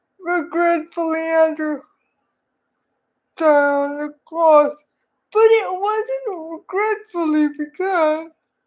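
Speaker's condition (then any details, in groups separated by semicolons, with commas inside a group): Cerebral palsy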